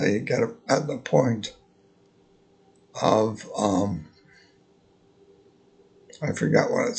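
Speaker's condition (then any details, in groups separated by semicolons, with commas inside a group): Multiple sclerosis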